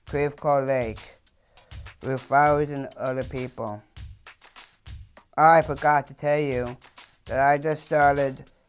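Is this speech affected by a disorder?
Yes: Down syndrome; trisomy 21, low muscle tone in every muscle, up to 30% more energy for activity, short arms and legs; speech really hard due to low muscle tone and tongue.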